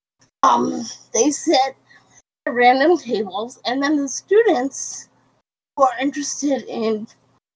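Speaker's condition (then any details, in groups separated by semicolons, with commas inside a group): Cerebral palsy; quadriplegic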